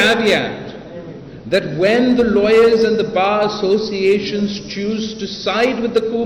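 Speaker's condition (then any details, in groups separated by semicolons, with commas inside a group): No condition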